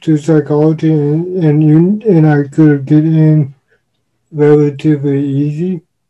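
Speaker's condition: Cerebral palsy; uses wheelchair

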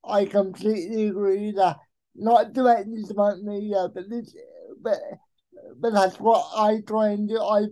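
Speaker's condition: Cerebral palsy; can get rambly when nervous

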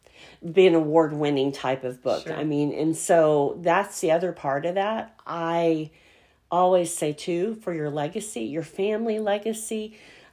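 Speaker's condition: Cleft palate; congenital

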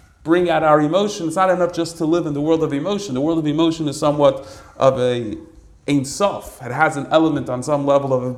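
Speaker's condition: No condition

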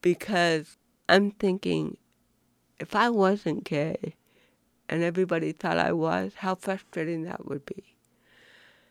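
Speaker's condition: Cerebral palsy; titanium neck

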